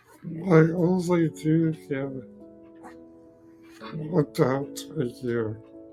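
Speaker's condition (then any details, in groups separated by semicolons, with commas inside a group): Duchenne muscular dystrophy; Duchenne muscular dystrophy, from birth, progressive muscle weakness; over 50 years, slower progression than usual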